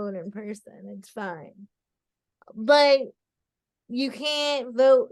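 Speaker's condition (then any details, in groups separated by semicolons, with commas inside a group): Cerebral palsy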